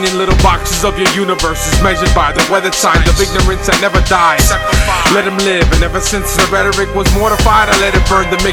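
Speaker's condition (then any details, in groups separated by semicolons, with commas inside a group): No condition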